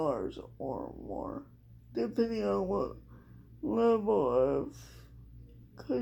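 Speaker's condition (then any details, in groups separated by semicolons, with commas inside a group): Cerebral palsy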